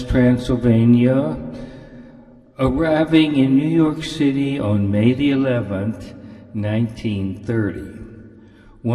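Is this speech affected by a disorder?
No.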